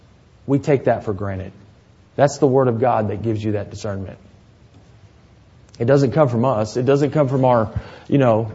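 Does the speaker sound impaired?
No.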